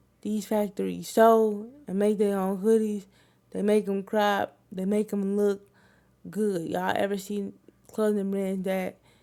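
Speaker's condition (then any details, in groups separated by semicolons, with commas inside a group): Cerebral palsy; wheelchair user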